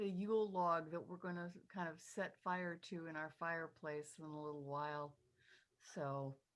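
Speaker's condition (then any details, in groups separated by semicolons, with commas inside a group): No condition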